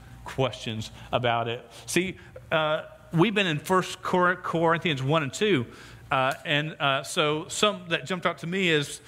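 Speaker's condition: Stuttering; lifelong stutter, used interpreter scout, also a stutterer, on Africa mission trip; rough time with scripture reading; gets stuck on words, stutters when preaching, rough time reading scripture aloud; repeated sounds

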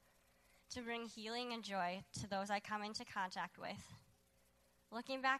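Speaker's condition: Cleft lip and palate

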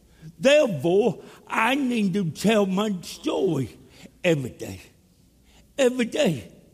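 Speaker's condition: Cerebral palsy; stillborn, born dead first 18 minutes of life

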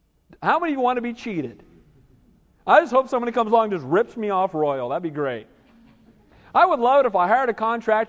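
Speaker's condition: No condition

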